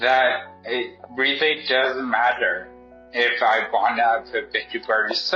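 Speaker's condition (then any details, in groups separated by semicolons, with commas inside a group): Traumatic brain injury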